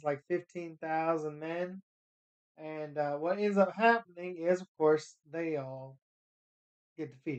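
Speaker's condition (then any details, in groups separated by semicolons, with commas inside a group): No condition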